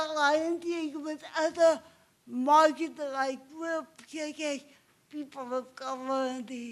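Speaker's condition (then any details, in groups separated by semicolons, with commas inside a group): Cerebral palsy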